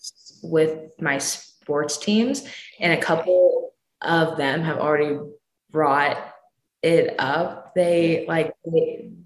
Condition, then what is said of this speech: Stuttering. So I will pseudo stutter, which is where I'm basically mimicking my own stutter.